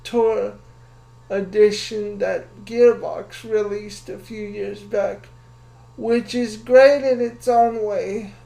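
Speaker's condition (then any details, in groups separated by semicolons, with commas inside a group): Cerebral palsy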